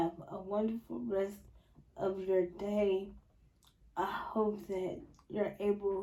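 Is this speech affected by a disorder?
Yes: spastic quadriplegic cerebral palsy.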